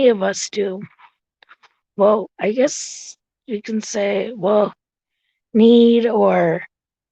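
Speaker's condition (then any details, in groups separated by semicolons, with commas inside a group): Cerebral palsy; affects walking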